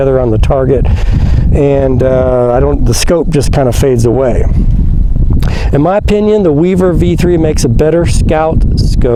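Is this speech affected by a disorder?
No.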